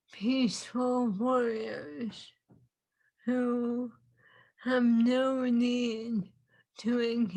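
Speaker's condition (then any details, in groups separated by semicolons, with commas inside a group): ALS; swallowing lost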